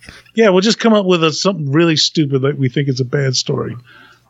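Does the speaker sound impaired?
No.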